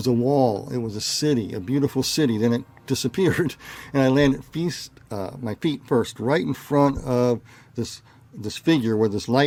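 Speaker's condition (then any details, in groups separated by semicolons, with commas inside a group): No condition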